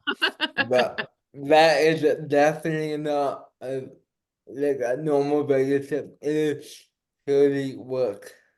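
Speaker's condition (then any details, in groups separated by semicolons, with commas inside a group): Cerebral palsy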